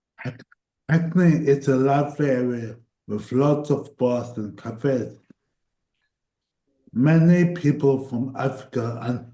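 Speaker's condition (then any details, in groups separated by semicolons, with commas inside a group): Cerebral palsy; voice tires at times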